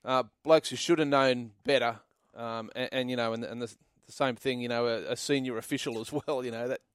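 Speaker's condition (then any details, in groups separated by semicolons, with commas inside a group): No condition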